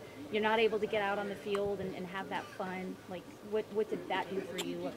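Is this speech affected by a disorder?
No.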